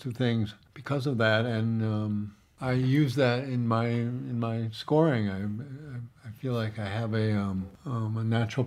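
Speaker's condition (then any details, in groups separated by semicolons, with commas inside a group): Parkinson's disease, tremor predominant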